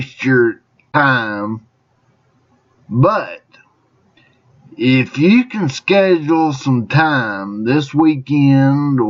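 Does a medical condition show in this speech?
Yes: traumatic brain injury.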